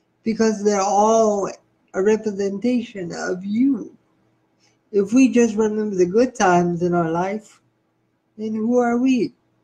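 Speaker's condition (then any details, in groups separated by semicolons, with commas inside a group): Spastic cerebral palsy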